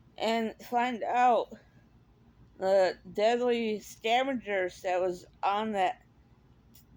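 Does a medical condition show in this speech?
Yes: cerebral palsy; speaks differently.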